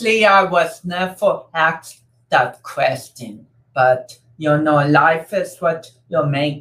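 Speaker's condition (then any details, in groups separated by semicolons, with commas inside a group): Cerebral palsy; affects speech and coordination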